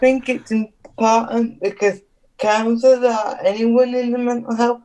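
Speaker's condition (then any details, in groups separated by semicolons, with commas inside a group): Cerebral palsy; needs adapted housing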